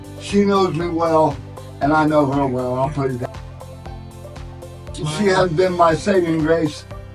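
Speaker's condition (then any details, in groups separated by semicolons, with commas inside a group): Cerebral palsy; spastic, spasms limit movement; tight hips, hamstrings and calves, chiropractic care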